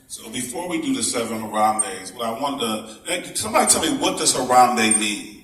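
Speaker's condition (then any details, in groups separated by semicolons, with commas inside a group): No condition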